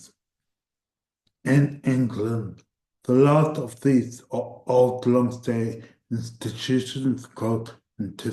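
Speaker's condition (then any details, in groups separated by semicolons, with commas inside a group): Cerebral palsy; voice tires at times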